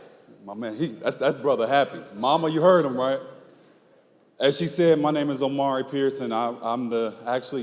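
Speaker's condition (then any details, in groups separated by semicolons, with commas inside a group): No condition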